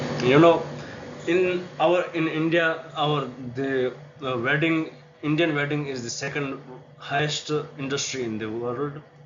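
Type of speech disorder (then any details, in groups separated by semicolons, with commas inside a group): None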